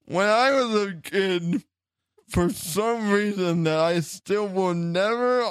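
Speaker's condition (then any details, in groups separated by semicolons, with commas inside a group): Cerebral palsy; since childhood, wheelchair user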